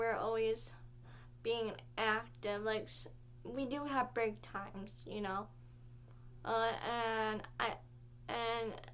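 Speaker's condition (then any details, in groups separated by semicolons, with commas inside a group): Cerebral palsy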